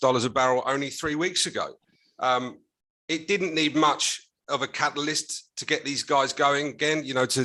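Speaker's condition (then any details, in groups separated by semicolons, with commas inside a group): No condition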